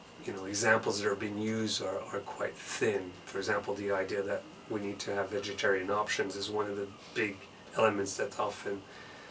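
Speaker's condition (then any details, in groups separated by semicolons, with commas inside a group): No condition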